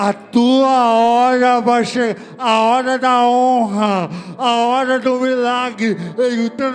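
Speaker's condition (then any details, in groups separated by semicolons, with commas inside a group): Cerebral palsy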